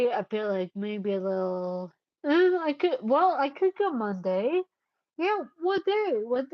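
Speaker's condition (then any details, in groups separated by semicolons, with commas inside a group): Cerebellar ataxia; caused by brain bleed, unsteady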